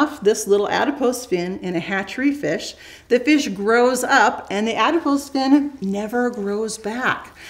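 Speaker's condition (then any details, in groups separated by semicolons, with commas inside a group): No condition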